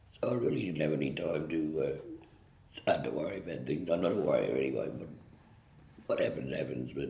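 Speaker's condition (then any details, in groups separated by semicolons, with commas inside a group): Throat cancer; located in throat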